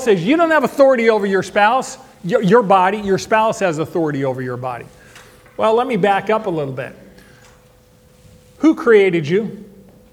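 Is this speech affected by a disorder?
No.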